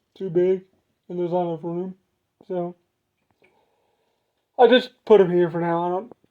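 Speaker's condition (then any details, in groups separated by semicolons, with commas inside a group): Cerebral palsy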